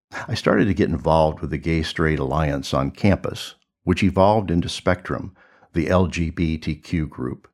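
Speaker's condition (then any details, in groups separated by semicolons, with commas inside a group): No condition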